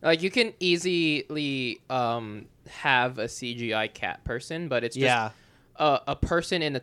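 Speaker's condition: No condition

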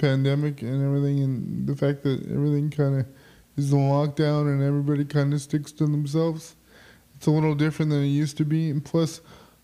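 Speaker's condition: Quad spastic cerebral palsy, spastic quadriplegic; chronic pain

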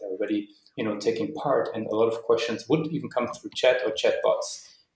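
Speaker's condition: No condition

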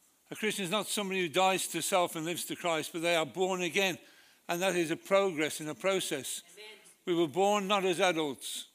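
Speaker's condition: Parkinson's disease; dragging foot

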